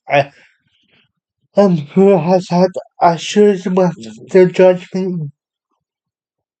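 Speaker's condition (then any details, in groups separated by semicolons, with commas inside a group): Cerebral palsy; unable to walk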